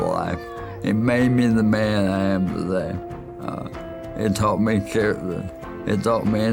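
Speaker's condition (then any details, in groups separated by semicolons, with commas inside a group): ALS; weakened muscles; speech affected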